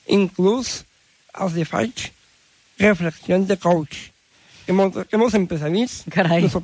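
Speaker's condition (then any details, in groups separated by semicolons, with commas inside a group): Down syndrome; expresses himself in own way and own words, dislikes being corrected, very talkative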